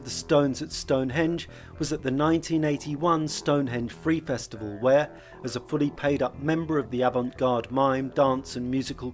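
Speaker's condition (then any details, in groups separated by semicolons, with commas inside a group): No condition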